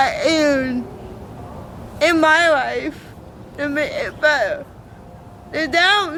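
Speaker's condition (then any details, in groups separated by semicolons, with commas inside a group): Cerebral palsy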